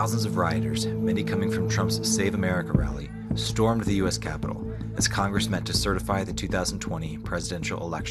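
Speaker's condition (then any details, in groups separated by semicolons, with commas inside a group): No condition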